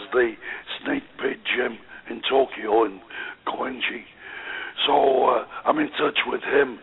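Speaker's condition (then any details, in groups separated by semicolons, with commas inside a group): Voice box damage after neck operation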